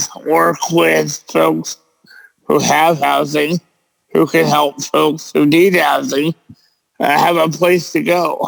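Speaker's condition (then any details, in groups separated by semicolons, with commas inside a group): Cerebral palsy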